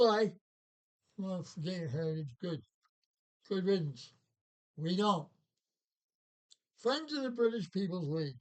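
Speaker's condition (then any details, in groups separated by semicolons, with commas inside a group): Parkinson's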